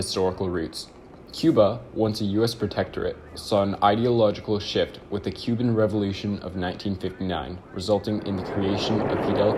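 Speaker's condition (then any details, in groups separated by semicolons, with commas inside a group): No condition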